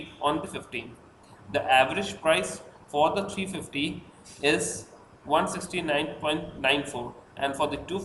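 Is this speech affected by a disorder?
No.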